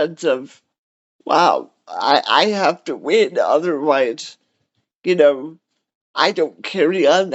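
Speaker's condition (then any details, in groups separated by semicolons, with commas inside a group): Cerebral palsy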